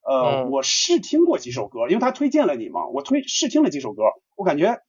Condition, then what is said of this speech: No condition.